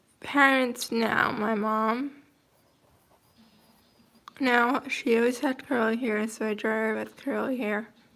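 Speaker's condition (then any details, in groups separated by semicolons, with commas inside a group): Cerebral palsy, mild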